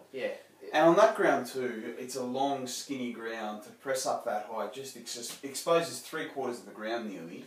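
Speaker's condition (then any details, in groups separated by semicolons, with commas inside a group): No condition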